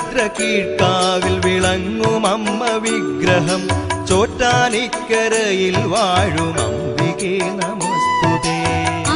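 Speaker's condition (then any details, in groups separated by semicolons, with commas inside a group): No condition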